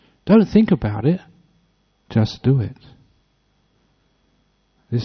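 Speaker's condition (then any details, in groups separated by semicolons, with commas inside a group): No condition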